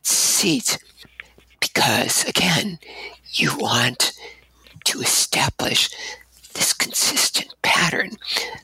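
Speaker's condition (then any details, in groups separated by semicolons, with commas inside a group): Abductor spasmodic dysphonia; voice worse during university years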